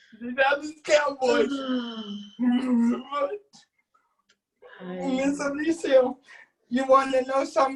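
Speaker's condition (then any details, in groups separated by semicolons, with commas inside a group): Cerebral palsy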